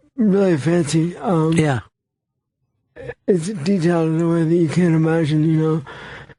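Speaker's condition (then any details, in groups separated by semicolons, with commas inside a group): Brain injury; caused by car accident; many years since injury, trouble focusing, easily distracted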